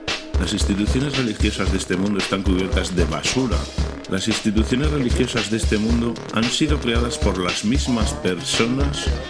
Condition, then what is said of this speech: None; typical speech.